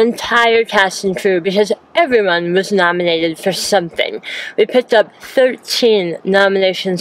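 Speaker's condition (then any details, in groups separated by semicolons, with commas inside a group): Hemi-glossectomy for oral cancer, hemiglossectomy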